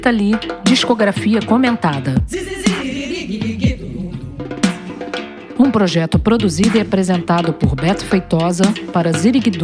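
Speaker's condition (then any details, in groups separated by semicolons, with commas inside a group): No condition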